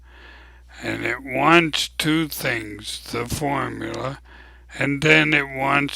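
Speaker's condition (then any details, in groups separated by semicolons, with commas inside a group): ALS; abnormally slow voice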